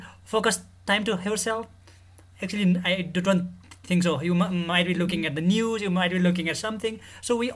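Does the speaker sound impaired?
Yes: stammering; taking action on it; may be difficult for listeners to follow; here repeated sounds.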